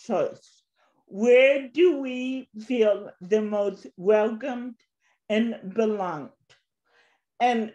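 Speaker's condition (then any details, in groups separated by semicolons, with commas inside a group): Cerebral palsy; since birth, walks with walker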